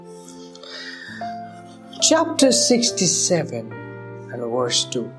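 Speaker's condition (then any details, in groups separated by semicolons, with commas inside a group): No condition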